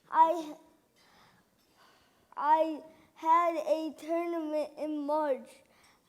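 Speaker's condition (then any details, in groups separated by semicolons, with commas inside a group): Cerebral palsy; left hand and left side affected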